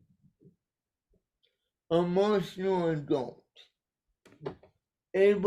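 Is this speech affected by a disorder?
Yes: cerebral palsy; caused by brainstem aneurysm.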